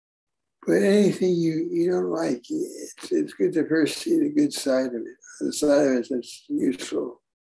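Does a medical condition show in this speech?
Yes: Parkinson's; on Parkinson's medication.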